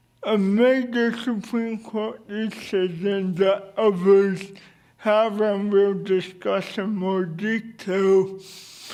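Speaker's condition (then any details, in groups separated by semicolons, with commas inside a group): Cerebral palsy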